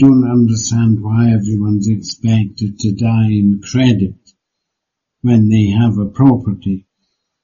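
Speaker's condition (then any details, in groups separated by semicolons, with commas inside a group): Parkinson's disease; Parkinson's disease diagnosed 2015, deep brain stimulation 2016, permanent tremor despite it; tends to slur words, speaks more slowly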